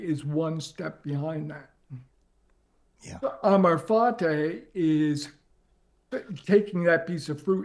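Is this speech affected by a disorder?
Yes: ALS; progressive, onset leg.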